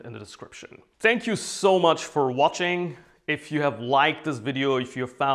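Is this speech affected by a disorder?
No.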